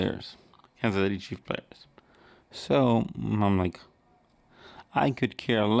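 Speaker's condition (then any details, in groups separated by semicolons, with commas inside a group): Cerebral palsy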